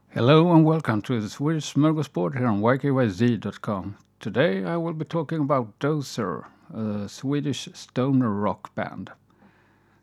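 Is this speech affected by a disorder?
No.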